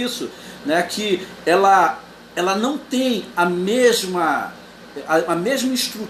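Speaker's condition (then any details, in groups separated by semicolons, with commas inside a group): No condition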